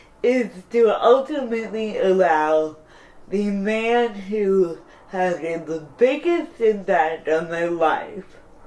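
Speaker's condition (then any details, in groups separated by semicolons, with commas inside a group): Cerebral palsy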